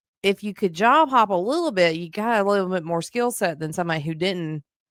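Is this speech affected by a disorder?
No.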